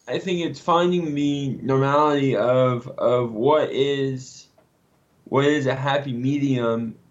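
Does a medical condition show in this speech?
Yes: cerebral palsy; symptoms can act up.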